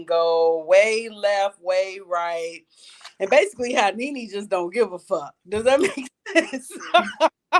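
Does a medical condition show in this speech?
No.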